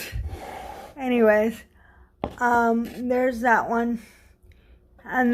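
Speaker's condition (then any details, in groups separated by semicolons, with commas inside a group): Cerebral palsy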